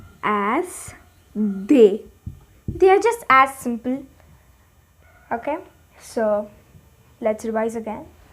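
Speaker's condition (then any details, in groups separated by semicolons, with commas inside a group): No condition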